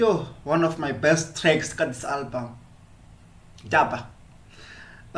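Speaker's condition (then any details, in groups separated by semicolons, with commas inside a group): No condition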